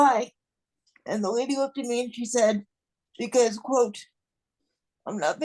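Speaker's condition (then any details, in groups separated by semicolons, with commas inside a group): Cerebral palsy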